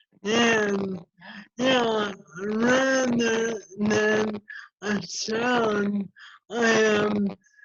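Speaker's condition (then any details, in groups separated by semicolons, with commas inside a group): ALS; symptoms vary daily; slower tongue, adequate breath support, voice fluctuates with energy, changed over five years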